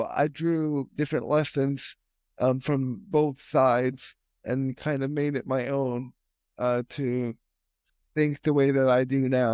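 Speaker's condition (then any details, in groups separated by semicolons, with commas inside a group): Spastic quadriplegic cerebral palsy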